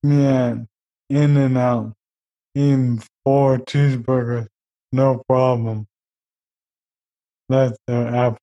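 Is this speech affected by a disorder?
Yes: ALS; recent evaluation for communication devices, trying demo products to type, eyes expected to last long.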